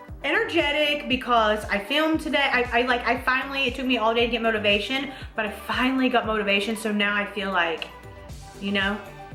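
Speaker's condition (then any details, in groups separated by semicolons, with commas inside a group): No condition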